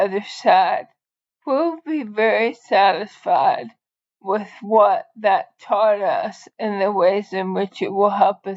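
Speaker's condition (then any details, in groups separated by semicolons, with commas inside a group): ALS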